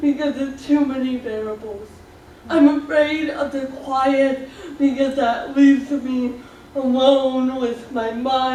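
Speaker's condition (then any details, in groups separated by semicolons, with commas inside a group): Cerebral palsy; speech slightly off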